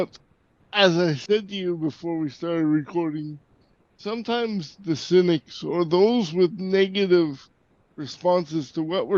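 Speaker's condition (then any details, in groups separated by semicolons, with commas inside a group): Cerebral palsy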